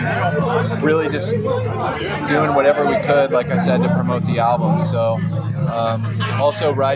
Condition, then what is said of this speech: None; typical speech.